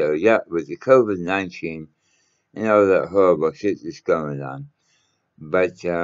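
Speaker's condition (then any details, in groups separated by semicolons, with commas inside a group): Mouth cancer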